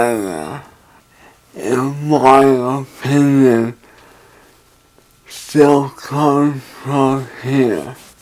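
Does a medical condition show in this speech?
Yes: traumatic brain injury.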